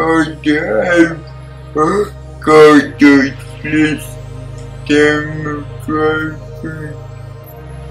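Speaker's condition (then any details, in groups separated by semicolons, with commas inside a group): Cerebral palsy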